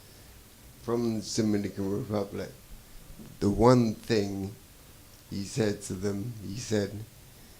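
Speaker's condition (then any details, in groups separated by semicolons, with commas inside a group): Traumatic brain injury; hit by car; given breathing support in hospital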